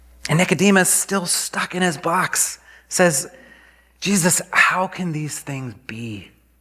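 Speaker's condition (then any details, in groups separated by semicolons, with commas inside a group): No condition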